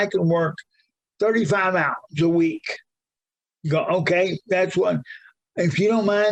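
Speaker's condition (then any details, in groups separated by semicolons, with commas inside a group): Cerebral palsy, severe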